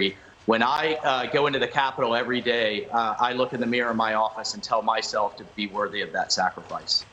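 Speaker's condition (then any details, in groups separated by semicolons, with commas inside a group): No condition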